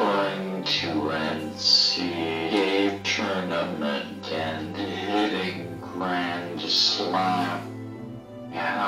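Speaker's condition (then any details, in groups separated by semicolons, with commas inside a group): ALS; needs help getting out of bed and moving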